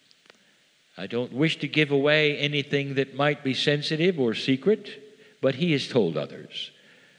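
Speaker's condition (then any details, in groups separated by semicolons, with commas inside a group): No condition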